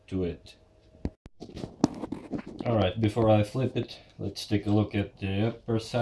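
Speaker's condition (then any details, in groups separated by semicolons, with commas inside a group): No condition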